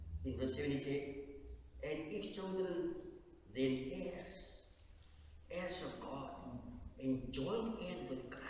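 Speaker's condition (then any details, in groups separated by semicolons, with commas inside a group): No condition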